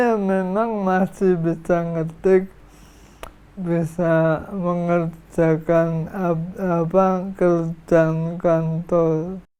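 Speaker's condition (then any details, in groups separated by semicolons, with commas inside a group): ALS; limb onset, lower body weakness; still typing, sudden losses of strength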